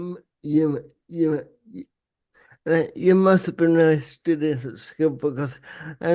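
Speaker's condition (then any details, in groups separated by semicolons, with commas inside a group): Cerebral palsy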